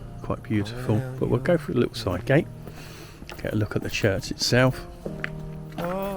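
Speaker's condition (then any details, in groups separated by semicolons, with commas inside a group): No condition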